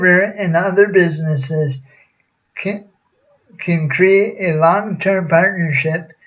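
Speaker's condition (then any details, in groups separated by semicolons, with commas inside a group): Cerebral palsy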